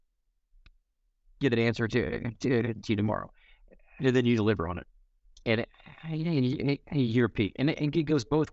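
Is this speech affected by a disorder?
Yes: stuttering; stutters in conversation, disfluencies may sound like audio buffering; here repeated sounds.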